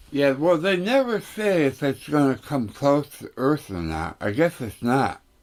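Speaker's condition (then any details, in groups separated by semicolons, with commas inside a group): Tongue cancer; tongue burns when food touches it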